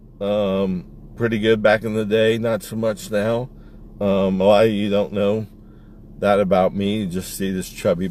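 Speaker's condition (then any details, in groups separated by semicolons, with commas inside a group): ALS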